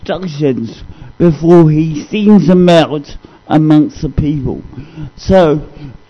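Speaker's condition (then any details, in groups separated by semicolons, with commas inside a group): Cerebral palsy; discovered at age 2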